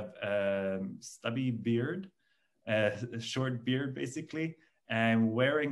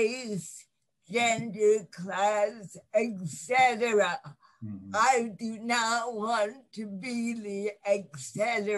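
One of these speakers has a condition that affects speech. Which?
The second: cerebral palsy; lifelong.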